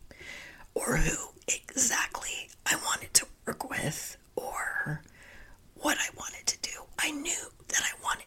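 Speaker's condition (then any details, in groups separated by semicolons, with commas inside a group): Spasmodic dysphonia; voice sounds like laryngitis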